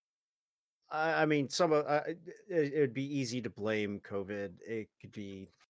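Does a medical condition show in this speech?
Yes: stuttering; social anxiety quirks; major improvement within first half year of streaming, working around social anxiety; definite stutter, lacks speech fluency typical of social speakers, hurts streams; here repeated sounds, repeated words, prolonged sounds.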